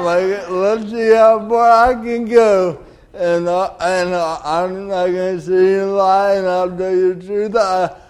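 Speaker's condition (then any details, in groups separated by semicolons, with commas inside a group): Cerebral palsy; delayed development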